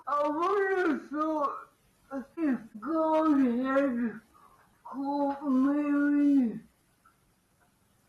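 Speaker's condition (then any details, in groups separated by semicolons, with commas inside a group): Cerebral palsy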